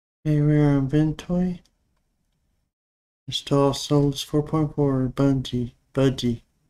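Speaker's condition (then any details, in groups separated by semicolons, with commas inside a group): Parkinson's disease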